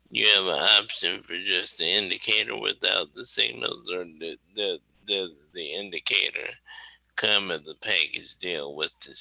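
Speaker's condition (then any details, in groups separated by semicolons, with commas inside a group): Cerebral palsy; wheelchair user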